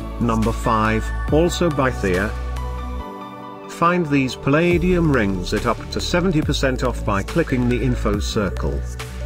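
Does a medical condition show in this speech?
No.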